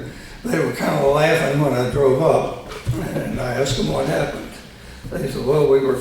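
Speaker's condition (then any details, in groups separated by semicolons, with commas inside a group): Tongue cancer surgery; both sides of tongue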